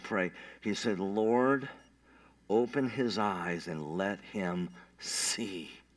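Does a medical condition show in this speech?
Yes: cleft palate; congenital cleft palate with other complications.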